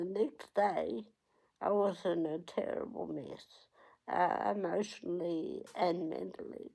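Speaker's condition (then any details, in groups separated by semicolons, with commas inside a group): Cerebral palsy; onset at 8 days old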